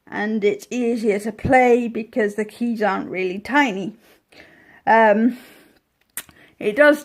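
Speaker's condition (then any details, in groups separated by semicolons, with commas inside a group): Cerebral palsy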